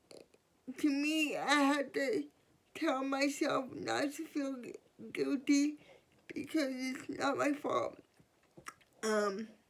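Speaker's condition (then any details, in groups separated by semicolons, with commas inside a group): Cerebral palsy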